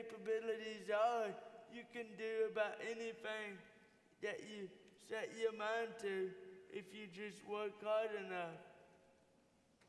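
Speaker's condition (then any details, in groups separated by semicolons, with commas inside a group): Cerebral palsy; from birth, uses wheelchair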